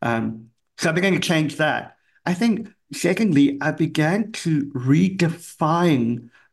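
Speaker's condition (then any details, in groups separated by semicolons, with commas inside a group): Cleft palate; congenital, from birth, affects hearing; severe speech impediment as a kid, cleft palate impacts ability to speak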